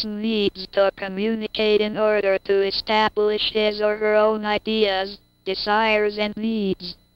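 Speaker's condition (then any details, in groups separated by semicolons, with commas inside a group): Cerebral palsy; cannot move limbs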